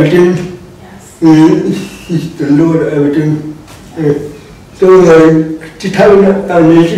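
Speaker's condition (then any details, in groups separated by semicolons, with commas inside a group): Cerebral palsy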